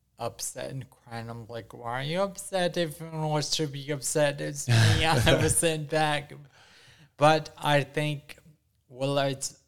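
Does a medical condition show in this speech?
Yes: ataxia after strokes, mild; ataxia with uncoordinated movements and weakness after four strokes, nine brain surgeries, formerly walker and cane; initially nonverbal, knew only ASL alphabet, improvised signs, now slight speech impediment, not really bad.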